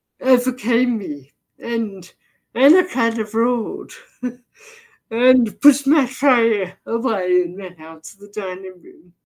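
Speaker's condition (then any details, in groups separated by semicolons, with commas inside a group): Deafness, severe; progressive, hard of hearing to partially deaf to current level, brain misinterprets sounds and speech, also visually impaired; effectively profoundly deaf, hears noises but cannot identify them, sees blurs; can hardly understand speech, vocabulary partly picked up from reading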